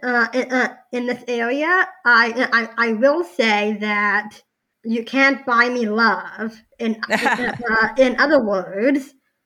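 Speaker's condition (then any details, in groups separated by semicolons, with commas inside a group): Down syndrome; congenital, since birth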